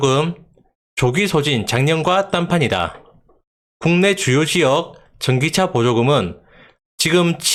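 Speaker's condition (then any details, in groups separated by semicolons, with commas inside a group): No condition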